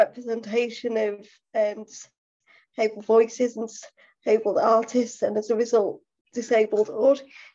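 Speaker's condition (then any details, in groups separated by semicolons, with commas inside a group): Cerebral palsy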